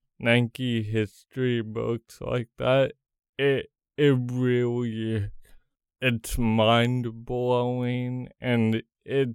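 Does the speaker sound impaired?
Yes: cerebral palsy; congenital.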